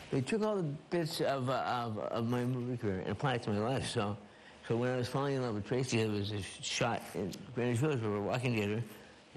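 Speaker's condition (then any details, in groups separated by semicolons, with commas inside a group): Parkinson's disease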